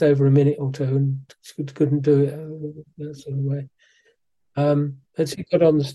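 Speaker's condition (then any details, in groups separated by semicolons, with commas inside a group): Parkinson's disease; physiotherapy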